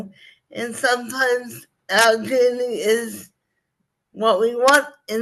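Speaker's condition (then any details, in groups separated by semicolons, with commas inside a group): Cerebral palsy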